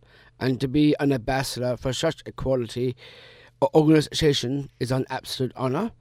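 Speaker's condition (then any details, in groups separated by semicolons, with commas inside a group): Down syndrome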